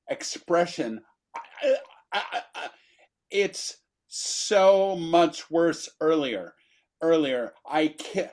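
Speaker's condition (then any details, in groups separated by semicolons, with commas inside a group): Aphasia; apraxia after stroke following rewiring surgery on one of two brain aneurysms, 6-week hospitalization; after full-time rehab at CNS, speech pathology with Salisa, custom voiceover class, expression much improved; earlier could not talk, trouble reading aloud, word-finding difficulty with apraxia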